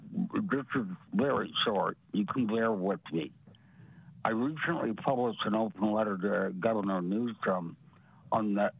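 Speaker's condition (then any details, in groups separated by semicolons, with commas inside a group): Parotid gland removal; parotid salivary gland removed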